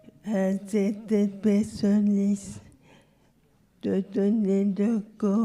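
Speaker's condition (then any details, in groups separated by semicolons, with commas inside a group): Locked-in syndrome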